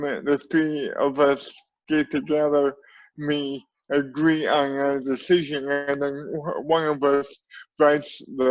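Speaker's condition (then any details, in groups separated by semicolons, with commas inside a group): Cerebral palsy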